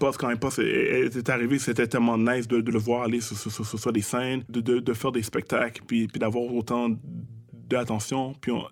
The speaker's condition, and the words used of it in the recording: Stuttering. Quand je rappais, j'avais pas de problème de bégaiement quand je parle, je bégaye.